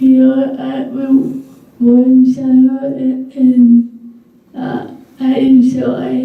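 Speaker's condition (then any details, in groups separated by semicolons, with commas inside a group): Cerebral palsy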